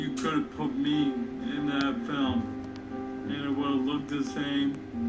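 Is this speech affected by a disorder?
Yes: ALS; speaks via computer, feeding tube.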